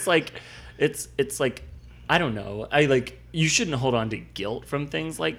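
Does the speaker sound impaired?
No.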